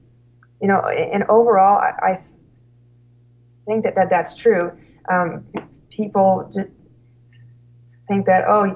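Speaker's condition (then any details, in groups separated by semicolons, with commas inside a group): Stuttering; severe stuttering at college start, fluency temporarily improved by drinking alcohol, works as school slp; stutters openly, cannot hide it, discloses stuttering to parents, feels in control; noticeable stuttering that cannot be hidden, more fluent when drinking then; repeated sounds, blocks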